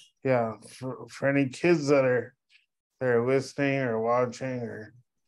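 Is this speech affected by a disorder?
Yes: cerebral palsy.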